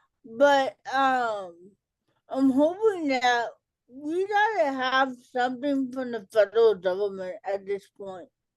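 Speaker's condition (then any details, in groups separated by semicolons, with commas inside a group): Cerebral palsy; affects speech and fine motor skills; childhood speech delay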